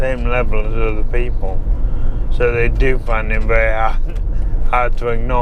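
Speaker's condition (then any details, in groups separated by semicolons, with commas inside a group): MND; synthetic voice from banked voice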